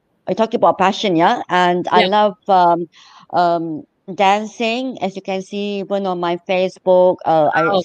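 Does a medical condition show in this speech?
Yes: cleft lip and palate; born with speech impediment from palate break, about 1 to 1.5 years speech therapy.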